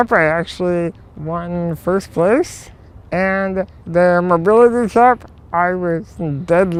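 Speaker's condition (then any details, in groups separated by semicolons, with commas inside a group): Spinal muscular atrophy; muscular dystrophy form, wheelchair user; only thumbs move; ventilator for breathing, cannot swallow, uses suction machine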